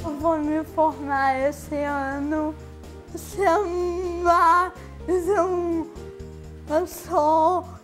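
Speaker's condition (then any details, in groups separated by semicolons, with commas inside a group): Cerebral palsy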